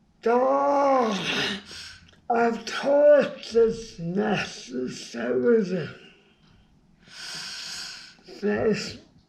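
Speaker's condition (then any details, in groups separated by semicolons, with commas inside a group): Brain injury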